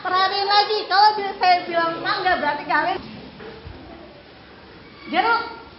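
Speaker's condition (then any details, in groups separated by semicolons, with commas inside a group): No condition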